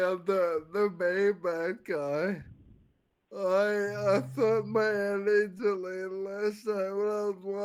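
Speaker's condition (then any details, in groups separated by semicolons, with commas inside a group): Friedreich's ataxia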